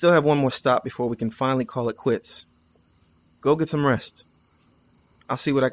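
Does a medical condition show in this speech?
No.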